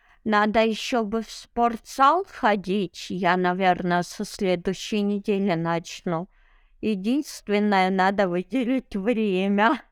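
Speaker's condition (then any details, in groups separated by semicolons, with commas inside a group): Cerebral palsy; no wheelchair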